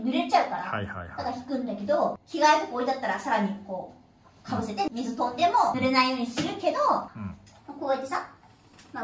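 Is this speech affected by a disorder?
No.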